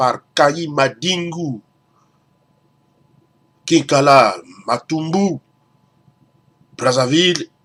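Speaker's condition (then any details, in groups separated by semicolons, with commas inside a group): No condition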